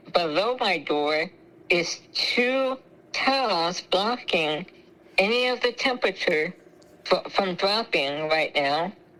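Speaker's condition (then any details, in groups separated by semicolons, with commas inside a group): Spinal muscular atrophy; ventilator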